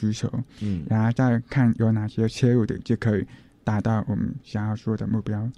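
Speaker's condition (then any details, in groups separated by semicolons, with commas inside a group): Hearing impairment; host hints hearing loss may be audible to listeners, says can speak well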